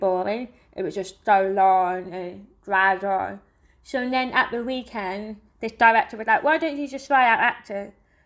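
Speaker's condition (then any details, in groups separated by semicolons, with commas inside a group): Deafness; uses sign language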